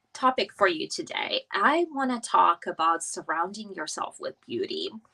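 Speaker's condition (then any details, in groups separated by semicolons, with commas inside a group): No condition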